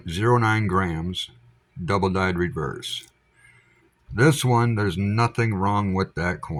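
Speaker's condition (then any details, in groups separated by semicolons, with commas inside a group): No condition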